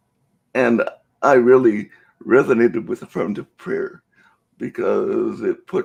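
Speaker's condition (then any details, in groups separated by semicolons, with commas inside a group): Cerebral palsy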